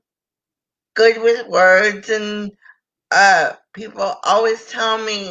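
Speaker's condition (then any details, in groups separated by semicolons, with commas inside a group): Cerebral palsy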